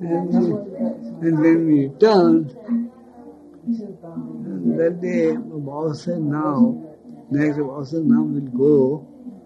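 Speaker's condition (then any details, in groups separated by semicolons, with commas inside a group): Speech loss after head injury; speech lost after accident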